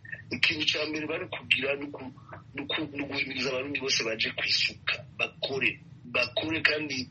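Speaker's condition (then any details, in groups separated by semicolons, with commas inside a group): No condition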